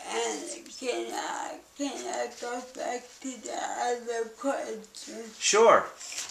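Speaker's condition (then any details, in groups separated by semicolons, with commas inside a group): Cerebral palsy; balance and speech most affected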